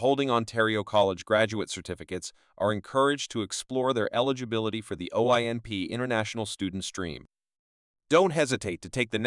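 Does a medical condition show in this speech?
No.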